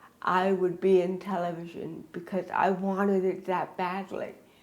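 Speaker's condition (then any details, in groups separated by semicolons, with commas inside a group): Cerebral palsy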